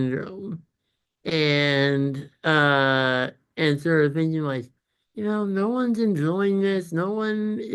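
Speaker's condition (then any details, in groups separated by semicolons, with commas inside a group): Congenital muscular dystrophy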